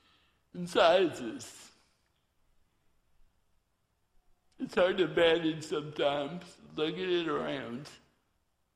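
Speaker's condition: Torsion dystonia; vocal cords twist with torso, voice cannot be controlled, altered speech

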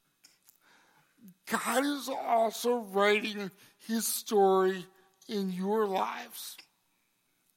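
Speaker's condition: Cerebral palsy; congenital

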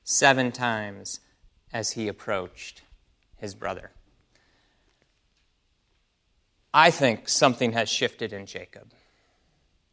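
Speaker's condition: No condition

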